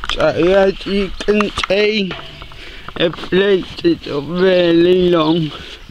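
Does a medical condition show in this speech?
Yes: cerebral palsy.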